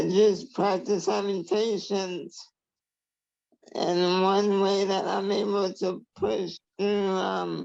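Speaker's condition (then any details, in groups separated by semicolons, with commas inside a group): Traumatic brain injury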